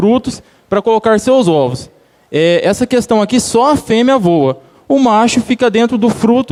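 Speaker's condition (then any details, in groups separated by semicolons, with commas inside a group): No condition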